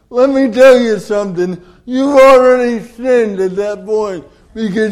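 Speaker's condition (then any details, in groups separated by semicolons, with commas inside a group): Cerebral palsy; delayed development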